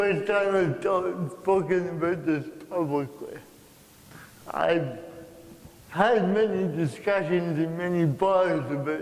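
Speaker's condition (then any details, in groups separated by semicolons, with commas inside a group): Cerebral palsy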